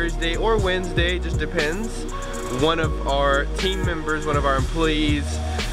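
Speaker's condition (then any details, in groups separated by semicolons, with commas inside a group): No condition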